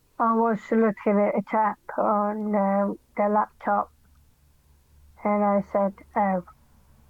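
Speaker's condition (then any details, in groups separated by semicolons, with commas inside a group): Down syndrome; hearing difficulties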